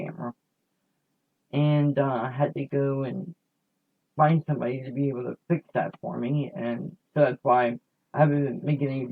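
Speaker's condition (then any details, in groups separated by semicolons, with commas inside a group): Cerebral palsy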